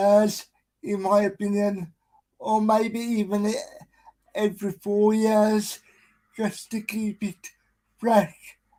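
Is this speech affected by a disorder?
Yes: cerebral palsy.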